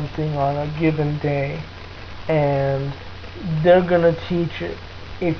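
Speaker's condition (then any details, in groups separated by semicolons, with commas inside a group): Cerebral palsy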